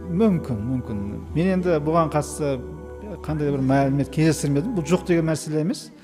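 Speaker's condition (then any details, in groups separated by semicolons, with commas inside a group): No condition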